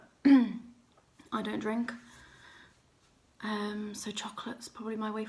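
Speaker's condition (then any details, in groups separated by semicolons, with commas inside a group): No condition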